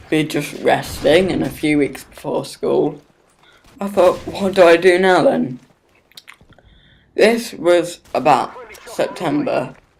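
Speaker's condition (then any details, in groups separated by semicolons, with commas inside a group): Cerebral palsy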